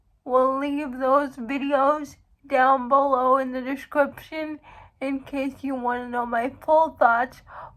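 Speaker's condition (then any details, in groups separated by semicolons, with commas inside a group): Cerebral palsy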